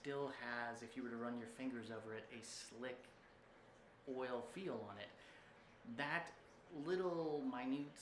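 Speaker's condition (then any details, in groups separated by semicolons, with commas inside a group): No condition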